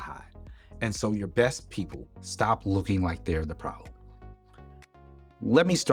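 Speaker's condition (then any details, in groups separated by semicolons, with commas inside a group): No condition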